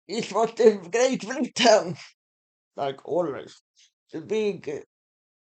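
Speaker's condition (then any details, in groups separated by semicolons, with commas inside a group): Muscular Parkinson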